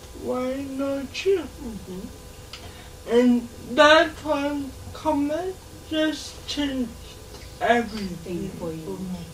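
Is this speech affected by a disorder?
Yes: cerebral palsy; since birth, affects muscles and joints, walks and moves independently, early intervention and therapy in childhood; age 26; slow speaker, listeners take time to understand, speaks verbally.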